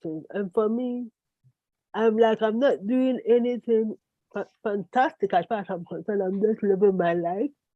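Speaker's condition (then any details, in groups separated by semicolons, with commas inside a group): Cerebral palsy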